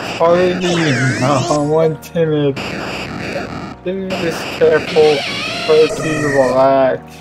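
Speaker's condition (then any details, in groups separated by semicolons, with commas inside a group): Cerebral palsy; affects legs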